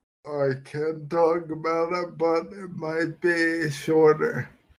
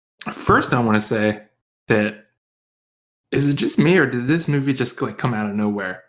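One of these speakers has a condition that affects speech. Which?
The first: Friedreich's ataxia; Friedreich's ataxia, affects balance and coordination.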